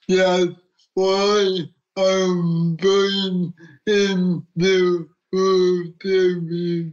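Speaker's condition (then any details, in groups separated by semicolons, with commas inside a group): Cerebral palsy; adapted wheelchair boxer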